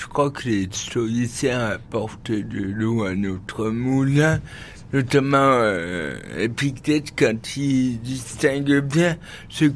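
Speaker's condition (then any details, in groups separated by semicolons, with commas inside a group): Cerebral palsy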